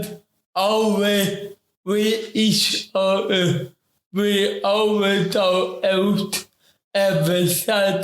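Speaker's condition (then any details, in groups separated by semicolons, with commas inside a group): Ataxic cerebral palsy; affects talking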